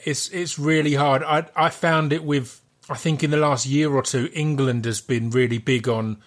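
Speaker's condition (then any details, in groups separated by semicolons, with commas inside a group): No condition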